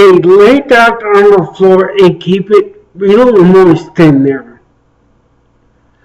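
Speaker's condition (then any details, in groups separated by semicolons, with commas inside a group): Traumatic brain injury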